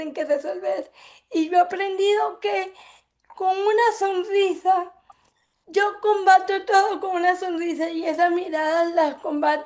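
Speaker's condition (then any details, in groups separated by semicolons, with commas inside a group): Cerebral palsy; affects speech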